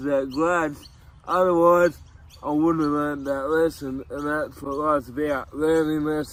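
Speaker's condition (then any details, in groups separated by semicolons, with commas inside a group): Cerebral palsy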